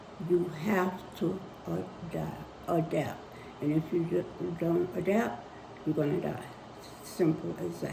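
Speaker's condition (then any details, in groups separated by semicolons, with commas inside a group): Spinal neurosarcoidosis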